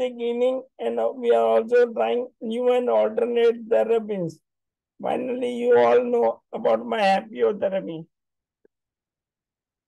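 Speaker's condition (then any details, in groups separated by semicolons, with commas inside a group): Motor neurone disease; voice strong and loud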